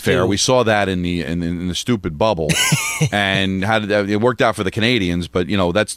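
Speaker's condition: No condition

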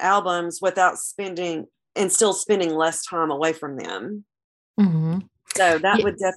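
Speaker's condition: No condition

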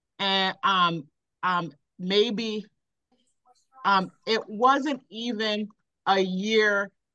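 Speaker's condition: Aphasia after stroke; comprehends well but cannot repeat, viewer describes speech as clear

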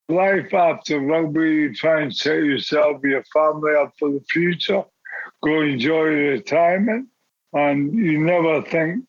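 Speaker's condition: Motor neurone disease; muscle wasting, onset with arm muscle twitching after retiring from rugby, incurable, no treatment; four and a half years since diagnosis, still able to eat and drink; still able to speak

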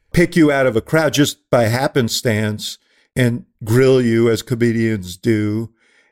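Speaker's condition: No condition

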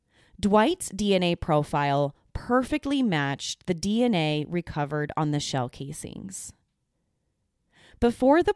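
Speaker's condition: No condition

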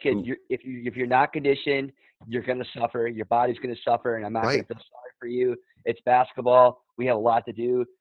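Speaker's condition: No condition

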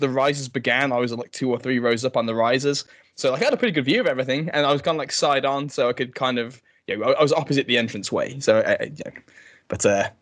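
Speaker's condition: No condition

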